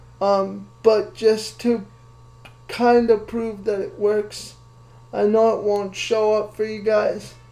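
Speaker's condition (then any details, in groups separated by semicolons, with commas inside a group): Cerebral palsy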